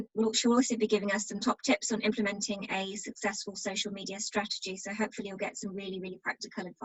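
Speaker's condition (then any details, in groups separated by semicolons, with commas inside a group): No condition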